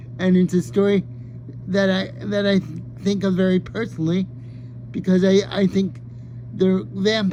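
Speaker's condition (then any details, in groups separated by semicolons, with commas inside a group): Cerebral palsy; ankle deformity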